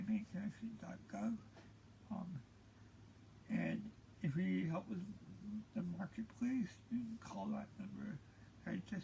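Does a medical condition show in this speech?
Yes: cerebral palsy; present since birth.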